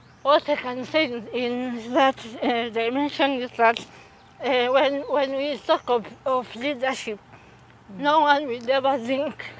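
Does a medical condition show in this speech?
Yes: cerebral palsy; from birth.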